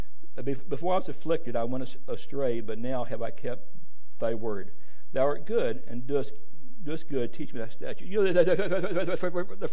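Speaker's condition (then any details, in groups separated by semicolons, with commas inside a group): Stuttering; struggled with it for a while, adults at gadsdale said stutter barred preaching; worse when tired, later in the day; repeated sounds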